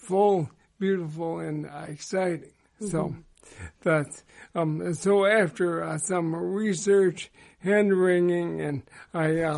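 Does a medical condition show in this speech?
Yes: ALS; progressive motor neuron disease, slower progression than most; over 12 years since diagnosis, worsening daily.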